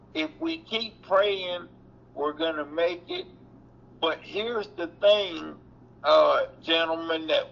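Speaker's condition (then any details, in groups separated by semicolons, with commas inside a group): Cerebral palsy; previously off feet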